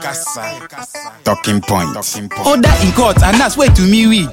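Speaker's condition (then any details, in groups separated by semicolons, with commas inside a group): No condition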